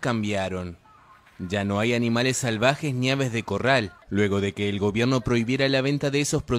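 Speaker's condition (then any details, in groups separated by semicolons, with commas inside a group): No condition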